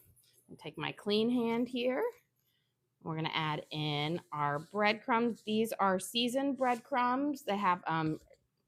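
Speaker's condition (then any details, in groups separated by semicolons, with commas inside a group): No condition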